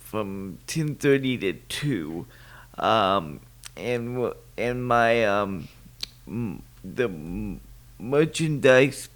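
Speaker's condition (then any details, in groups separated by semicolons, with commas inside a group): Cerebral palsy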